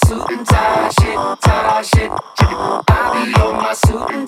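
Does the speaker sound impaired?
No.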